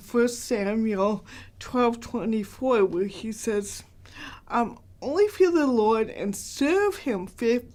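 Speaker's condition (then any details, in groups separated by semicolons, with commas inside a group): Cerebral palsy; very mild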